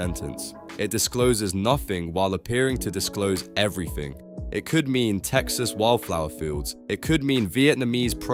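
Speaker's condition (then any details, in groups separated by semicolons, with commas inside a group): No condition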